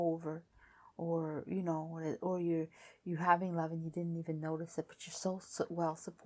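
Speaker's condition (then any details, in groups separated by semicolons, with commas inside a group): No condition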